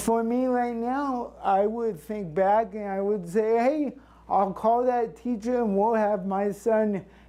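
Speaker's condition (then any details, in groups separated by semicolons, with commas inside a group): Cerebral palsy; since birth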